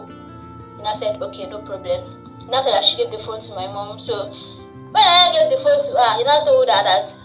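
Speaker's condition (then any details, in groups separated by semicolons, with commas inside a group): No condition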